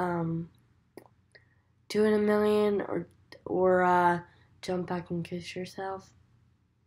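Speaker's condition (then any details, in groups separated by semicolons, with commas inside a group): Cerebral palsy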